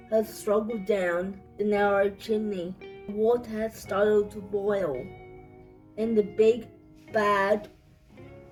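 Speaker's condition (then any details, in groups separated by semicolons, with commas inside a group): Cerebral palsy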